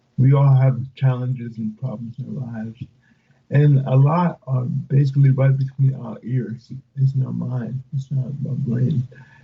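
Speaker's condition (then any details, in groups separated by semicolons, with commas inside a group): Cerebral palsy; speech affected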